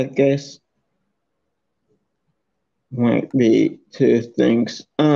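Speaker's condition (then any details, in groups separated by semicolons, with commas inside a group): Multiple sclerosis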